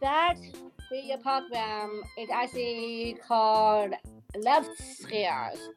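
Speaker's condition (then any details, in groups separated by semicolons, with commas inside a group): Down syndrome; present from birth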